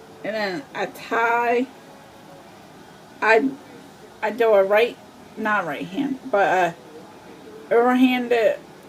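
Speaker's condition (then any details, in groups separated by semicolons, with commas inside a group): Cerebral palsy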